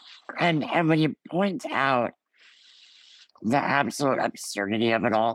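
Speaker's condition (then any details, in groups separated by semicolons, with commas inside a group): Ullrich congenital muscular dystrophy; scoliosis surgery at 14 nearly fatal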